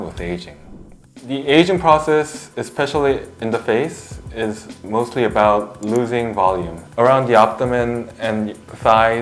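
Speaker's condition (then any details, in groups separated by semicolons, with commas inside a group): No condition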